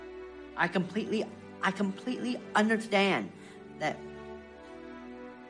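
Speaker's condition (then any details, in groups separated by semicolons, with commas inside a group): Down syndrome; adult man, congenital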